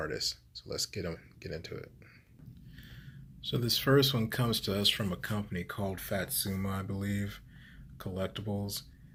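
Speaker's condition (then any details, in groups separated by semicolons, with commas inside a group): No condition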